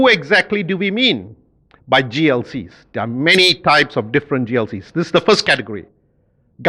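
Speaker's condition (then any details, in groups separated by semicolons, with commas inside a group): No condition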